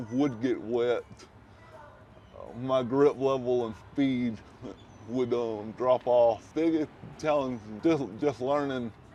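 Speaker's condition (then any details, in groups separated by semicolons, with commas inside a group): Cerebral palsy; present from birth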